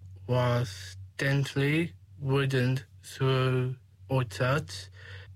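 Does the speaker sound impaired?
Yes: Down syndrome; 21 years old; age 21.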